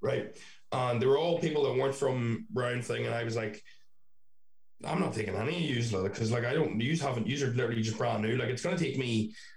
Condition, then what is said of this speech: No condition.